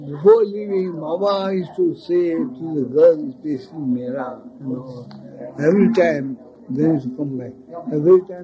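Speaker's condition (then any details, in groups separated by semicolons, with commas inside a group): Speech loss after head injury; speech feels heavy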